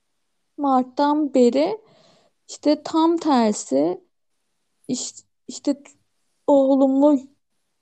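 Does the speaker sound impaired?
Yes: stuttering; consulted a professor about own stuttering five years ago; stutters normally, much more at work and when anxious, very little when alone and relaxed; here repeated sounds.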